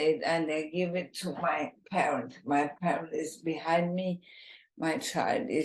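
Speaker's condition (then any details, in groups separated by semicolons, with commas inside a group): ALS, bulbar form, bulbar onset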